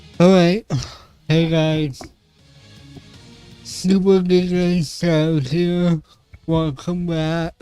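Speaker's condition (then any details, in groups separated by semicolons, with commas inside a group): Cerebral palsy; affects voice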